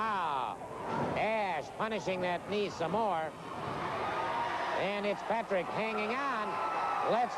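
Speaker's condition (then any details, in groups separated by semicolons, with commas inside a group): No condition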